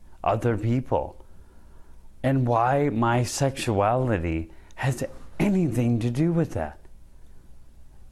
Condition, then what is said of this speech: ALS (motor neuron disease). Now, I remember when I first played this story, I did not comment on this guy's fucked up voice.